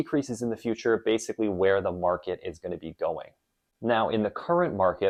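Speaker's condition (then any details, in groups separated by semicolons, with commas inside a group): No condition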